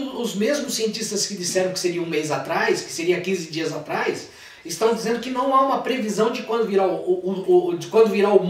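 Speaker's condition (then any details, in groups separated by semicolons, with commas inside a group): No condition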